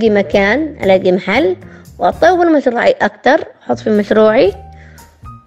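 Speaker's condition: Down syndrome; born premature, on ventilator as newborn

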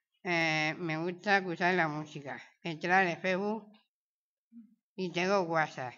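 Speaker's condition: Down syndrome

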